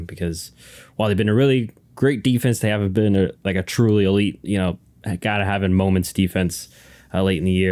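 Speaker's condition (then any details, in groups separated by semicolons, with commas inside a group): No condition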